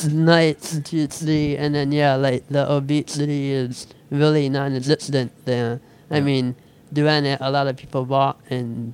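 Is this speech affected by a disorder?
Yes: speech impediment; Google translator voice input once misrecognized speech.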